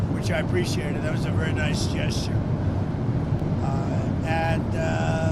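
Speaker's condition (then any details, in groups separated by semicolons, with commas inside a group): No condition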